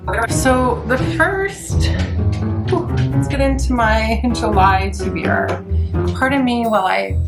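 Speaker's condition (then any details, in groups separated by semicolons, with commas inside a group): No condition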